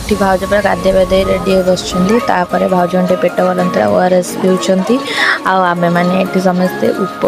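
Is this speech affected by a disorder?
No.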